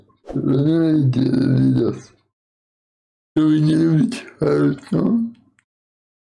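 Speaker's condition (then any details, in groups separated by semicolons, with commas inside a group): Cerebral palsy; childhood onset, uses one hand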